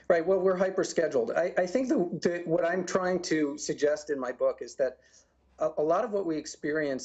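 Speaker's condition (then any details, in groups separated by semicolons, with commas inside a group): No condition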